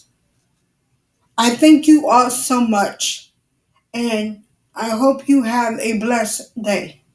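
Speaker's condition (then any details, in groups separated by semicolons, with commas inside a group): Cerebral palsy; wheelchair user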